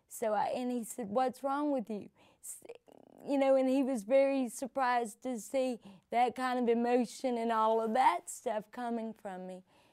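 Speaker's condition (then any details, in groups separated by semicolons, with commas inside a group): Cerebral palsy; from birth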